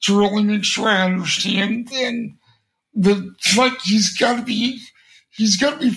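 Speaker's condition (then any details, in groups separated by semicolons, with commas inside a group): Cerebral palsy; congenital, since birth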